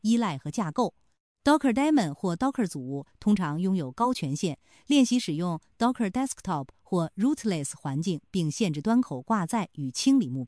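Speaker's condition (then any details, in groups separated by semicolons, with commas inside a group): No condition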